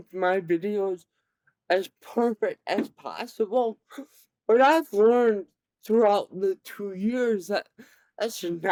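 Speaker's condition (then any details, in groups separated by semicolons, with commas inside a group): Cerebral palsy; present from birth, severe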